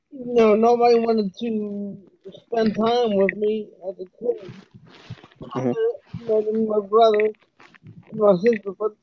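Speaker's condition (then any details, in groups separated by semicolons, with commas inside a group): Cerebral palsy; uses wheelchair, types with one finger; slow speech, hard to use speech-to-text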